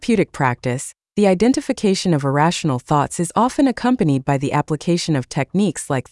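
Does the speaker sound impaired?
No.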